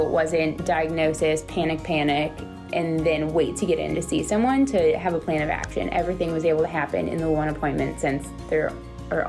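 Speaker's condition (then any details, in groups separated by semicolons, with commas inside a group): No condition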